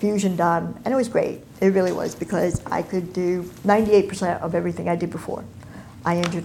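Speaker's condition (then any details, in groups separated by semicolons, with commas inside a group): Cleft palate and cleft lip; congenital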